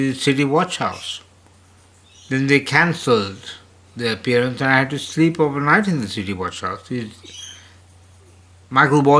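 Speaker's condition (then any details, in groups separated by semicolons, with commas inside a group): Parkinson's disease; attributed to psychiatric drugs; hypersalivation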